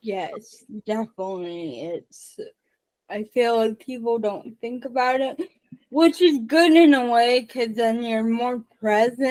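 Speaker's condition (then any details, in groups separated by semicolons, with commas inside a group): Cerebral palsy; from birth, brain injury in womb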